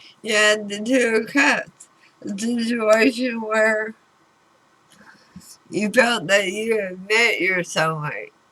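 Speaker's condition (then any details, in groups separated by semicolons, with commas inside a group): Throat cancer radiation damage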